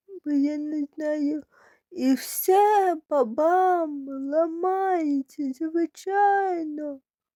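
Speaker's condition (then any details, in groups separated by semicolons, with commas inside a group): Cerebral palsy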